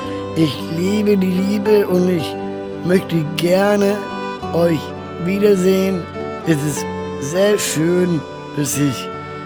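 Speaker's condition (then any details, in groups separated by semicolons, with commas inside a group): Down syndrome; trisomy 21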